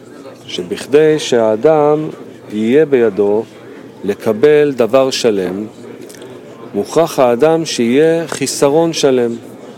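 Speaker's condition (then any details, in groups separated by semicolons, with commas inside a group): No condition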